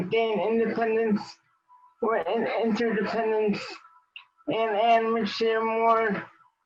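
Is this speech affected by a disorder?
Yes: cerebral palsy; developmental disability.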